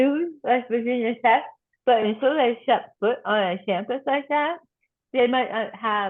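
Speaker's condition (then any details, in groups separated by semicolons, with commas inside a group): Tongue cancer surgery and reconstruction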